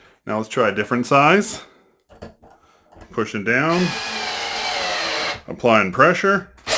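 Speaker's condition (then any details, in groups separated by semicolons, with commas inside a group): No condition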